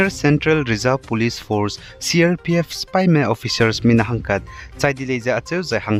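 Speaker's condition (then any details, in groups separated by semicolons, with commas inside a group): No condition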